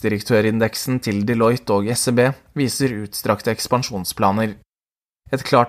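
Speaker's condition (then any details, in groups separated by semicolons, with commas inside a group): No condition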